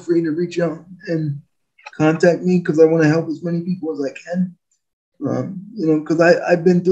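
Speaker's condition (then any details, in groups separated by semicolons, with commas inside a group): Spastic quadriplegic cerebral palsy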